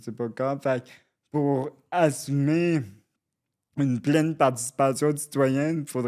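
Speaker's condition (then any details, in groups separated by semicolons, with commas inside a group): Cerebral palsy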